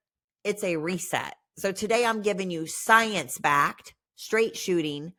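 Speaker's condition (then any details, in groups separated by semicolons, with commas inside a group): No condition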